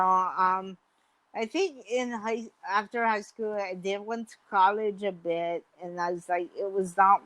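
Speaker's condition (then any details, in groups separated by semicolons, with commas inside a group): Mild cerebral palsy; can talk, big words hard to pronounce, childhood speech therapy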